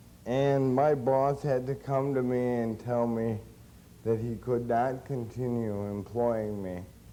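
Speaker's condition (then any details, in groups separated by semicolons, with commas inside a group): Cerebral palsy; since birth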